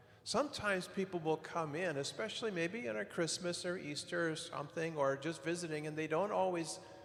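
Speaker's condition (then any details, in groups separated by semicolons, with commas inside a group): No condition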